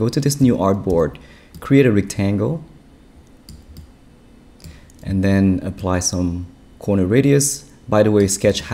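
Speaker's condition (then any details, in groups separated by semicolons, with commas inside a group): No condition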